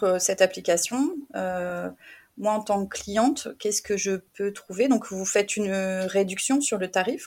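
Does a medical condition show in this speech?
No.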